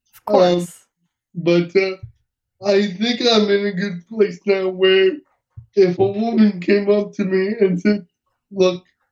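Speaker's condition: Cerebral palsy; uses wheelchair, hearing intact

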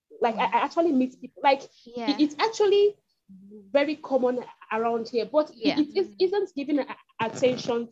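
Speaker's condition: Stutter; developmental stutter since age two, all six siblings stutter, great-grand-uncle stuttered severely, parents fluent; breaks when speaking, stammers in all settings, school, friends, church; repeated sounds, repeated words

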